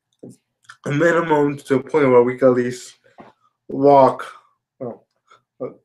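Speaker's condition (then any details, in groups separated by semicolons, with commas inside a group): Spastic quadriplegia cerebral palsy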